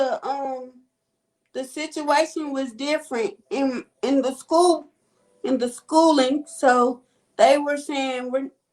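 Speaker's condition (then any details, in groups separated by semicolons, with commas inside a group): Cerebral palsy; quadriplegic type, all four limbs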